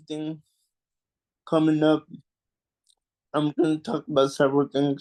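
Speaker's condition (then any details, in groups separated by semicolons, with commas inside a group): Cerebral palsy; takes deep breaths while speaking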